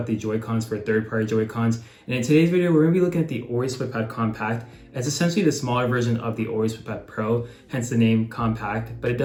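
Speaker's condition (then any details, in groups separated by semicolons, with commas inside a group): No condition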